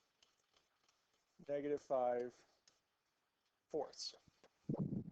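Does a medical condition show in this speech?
No.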